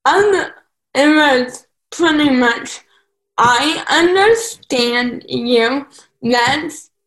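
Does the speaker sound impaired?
Yes: cerebral palsy; needs help with grooming and household tasks, unable to drive, some mental developmental delay.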